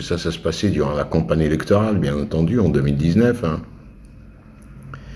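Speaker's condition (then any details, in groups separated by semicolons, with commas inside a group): No condition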